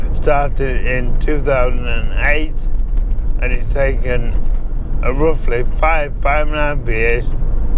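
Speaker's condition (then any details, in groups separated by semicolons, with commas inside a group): MND; synthetic voice from banked voice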